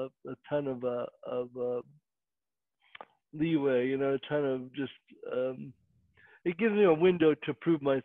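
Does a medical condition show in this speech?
Yes: cerebral palsy.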